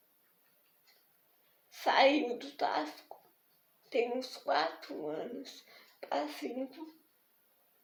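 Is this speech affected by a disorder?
Yes: spastic diplegic cerebral palsy.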